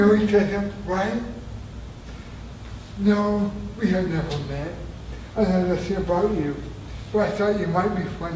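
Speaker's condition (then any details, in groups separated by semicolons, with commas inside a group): Traumatic brain injury; near-fatal injury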